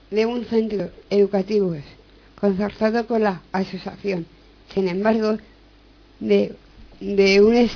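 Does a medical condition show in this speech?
Yes: Down syndrome; member of Fundación Síndrome de Down de Madrid.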